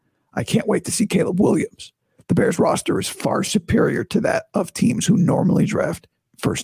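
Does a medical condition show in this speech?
Yes: vocal cord surgery recovery; recovering from vocal cord surgery, starting vocal coach physical therapy today, doctor approves talking; voice still sounds bad to new listeners, best in two weeks, talking painless, not yet back.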